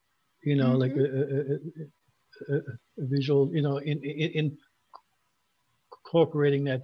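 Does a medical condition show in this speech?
Yes: stuttering; severe stutter, earlier avoidance of stuttering, earlier fluency-focused treatment; stuttering during recording; blocks, repetitions and prolongations; here repeated sounds.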